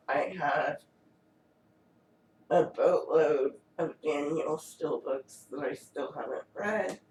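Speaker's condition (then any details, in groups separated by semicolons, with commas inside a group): Cerebral palsy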